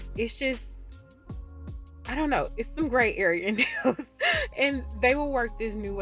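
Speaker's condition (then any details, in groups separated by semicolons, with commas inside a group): No condition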